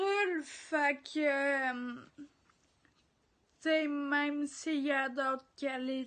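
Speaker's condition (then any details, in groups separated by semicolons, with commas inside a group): Ataxia; degenerative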